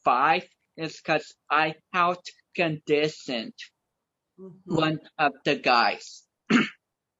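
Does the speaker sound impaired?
Yes: cerebral palsy; speech affected.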